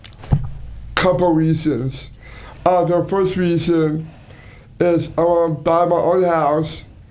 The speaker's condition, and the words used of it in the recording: Down syndrome. And so I'm going to speak slow so you can understand what I'm saying.